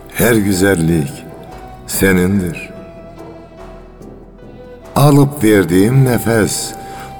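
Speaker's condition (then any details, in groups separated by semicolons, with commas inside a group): No condition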